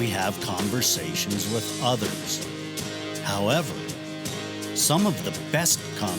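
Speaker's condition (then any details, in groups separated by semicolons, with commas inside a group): No condition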